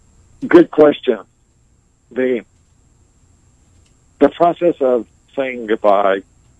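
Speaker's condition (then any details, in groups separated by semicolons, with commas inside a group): ALS; motor neuron destruction, progressive paralysis, sensation intact, pain from shirt wrinkles and clothing seams; nearly 20 years since onset, sits in wheelchair; barely able to speak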